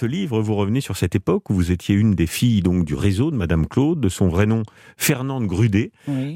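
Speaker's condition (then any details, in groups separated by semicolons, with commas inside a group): No condition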